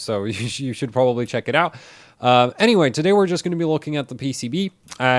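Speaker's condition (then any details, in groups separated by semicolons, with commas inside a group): No condition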